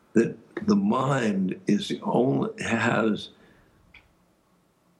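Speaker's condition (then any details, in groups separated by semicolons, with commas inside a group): Aphasia; speech stops, and things like that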